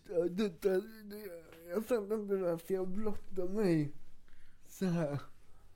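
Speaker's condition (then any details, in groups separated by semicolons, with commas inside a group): Cerebral palsy; wheelchair user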